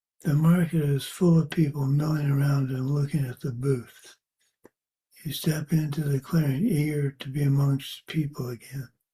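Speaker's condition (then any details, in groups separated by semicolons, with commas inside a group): Parkinson's; age 73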